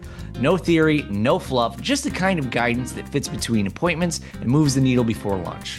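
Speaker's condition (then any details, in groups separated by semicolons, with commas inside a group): No condition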